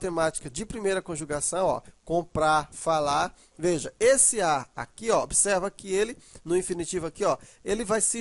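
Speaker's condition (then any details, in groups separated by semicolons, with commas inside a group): No condition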